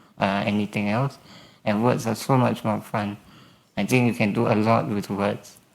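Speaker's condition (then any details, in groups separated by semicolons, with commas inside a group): Spinal muscular atrophy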